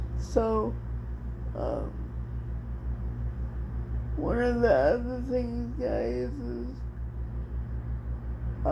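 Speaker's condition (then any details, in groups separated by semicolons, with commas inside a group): Cerebral palsy; speech somewhat affected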